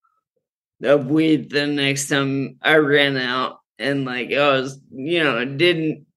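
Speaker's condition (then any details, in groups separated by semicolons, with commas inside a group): Friedreich's ataxia; progressive, cannabis strain with doctor's guidance for neuropathic pain, muscle relaxing, sleep, ataxia worse when tired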